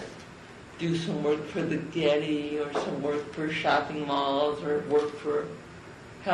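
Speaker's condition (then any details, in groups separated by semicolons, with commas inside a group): Cerebral palsy; from birth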